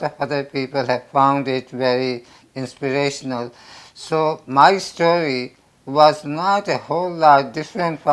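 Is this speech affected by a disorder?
Yes: tonsil and soft palate cancer; squamous cell carcinoma, HPV-related, tonsil and soft palate.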